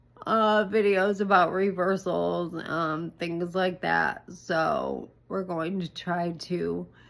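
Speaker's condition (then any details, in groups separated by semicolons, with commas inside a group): ALS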